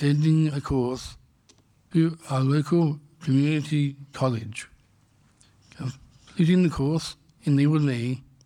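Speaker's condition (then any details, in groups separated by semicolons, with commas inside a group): Down syndrome; congenital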